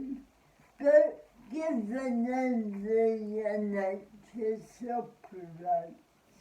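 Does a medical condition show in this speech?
Yes: cerebral palsy; spastic.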